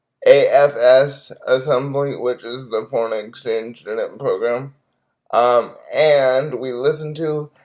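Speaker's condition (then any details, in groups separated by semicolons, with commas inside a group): Cerebral palsy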